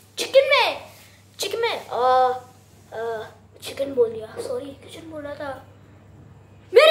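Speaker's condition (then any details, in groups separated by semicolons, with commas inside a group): No condition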